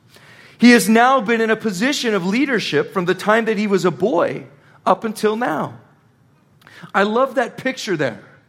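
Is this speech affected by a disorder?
No.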